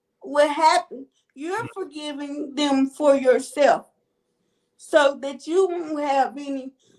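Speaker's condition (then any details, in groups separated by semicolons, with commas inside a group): Cerebral palsy; quadriplegic type, all four limbs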